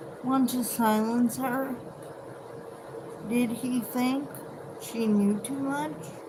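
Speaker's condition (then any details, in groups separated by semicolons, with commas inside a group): Cerebral palsy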